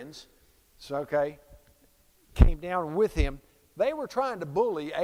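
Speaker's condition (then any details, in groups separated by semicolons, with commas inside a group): No condition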